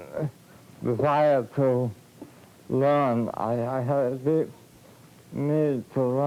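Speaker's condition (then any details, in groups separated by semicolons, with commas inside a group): Cerebral palsy; from birth, paints with brush in mouth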